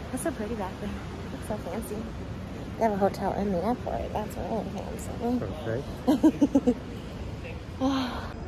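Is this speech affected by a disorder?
No.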